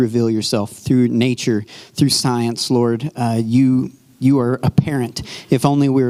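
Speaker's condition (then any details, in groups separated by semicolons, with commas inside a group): No condition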